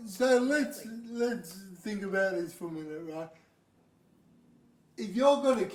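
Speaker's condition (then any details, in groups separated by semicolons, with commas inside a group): Cerebral palsy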